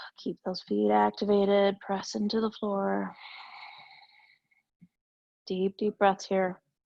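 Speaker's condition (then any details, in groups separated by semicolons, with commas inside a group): No condition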